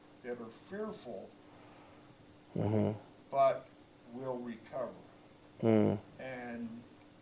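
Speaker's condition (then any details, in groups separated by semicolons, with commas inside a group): Cerebral palsy; present from birth, predicted never to walk, used skateboard to get around, began walking at 2.5 years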